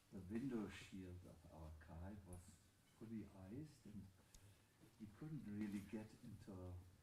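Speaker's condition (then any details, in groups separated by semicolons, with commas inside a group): No condition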